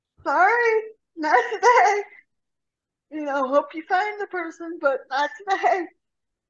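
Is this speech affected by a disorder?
Yes: cerebral palsy; from birth, instability causing trips, severe rotator cuff tear, formerly monthly falls needing engine 6 lift assists.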